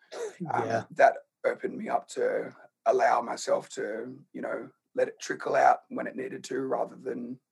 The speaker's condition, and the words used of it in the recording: Throat cancer. Find it hard to project my voice and stuff these days.